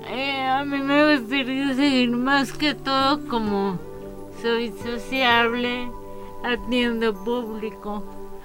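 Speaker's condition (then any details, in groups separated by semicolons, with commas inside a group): Cerebral palsy; special programs in Leticia alternating with school in childhood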